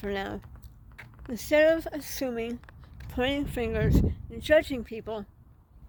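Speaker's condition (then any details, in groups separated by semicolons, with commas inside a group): Traumatic brain injury; trouble talking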